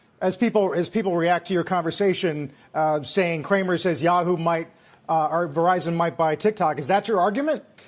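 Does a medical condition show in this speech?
No.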